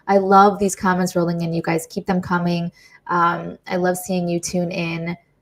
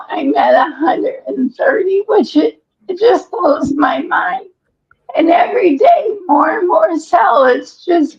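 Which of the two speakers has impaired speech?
The second: ALS; recently diagnosed, symptoms a year prior, difficulty rising; breathless after exertion.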